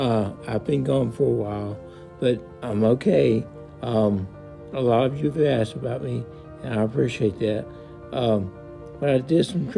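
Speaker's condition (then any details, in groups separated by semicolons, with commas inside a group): Multiple system atrophy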